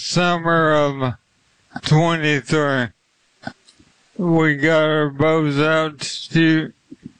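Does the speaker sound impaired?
Yes: ALS; limb-onset, left hand weakness first, spread through left arm, slight right leg symptoms, diagnosed at Duke.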